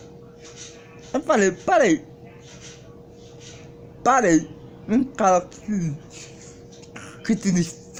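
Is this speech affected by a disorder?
Yes: cerebral palsy.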